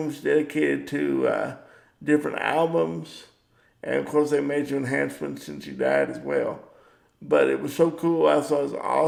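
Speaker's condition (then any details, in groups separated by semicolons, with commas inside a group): Cerebral palsy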